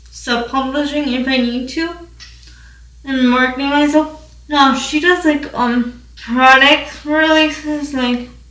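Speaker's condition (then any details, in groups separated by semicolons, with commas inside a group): Cerebral palsy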